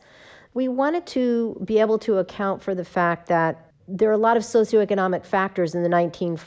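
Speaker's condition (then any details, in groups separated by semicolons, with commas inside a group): No condition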